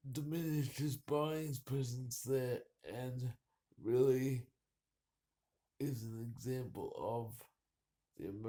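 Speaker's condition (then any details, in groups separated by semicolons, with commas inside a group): Cerebral palsy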